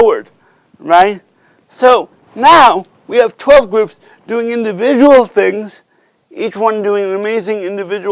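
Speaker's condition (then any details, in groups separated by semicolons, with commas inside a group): Cerebral palsy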